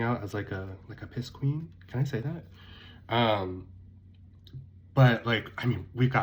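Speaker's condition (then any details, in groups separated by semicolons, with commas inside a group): No condition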